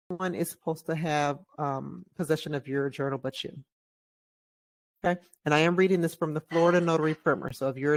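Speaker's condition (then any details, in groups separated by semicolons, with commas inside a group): No condition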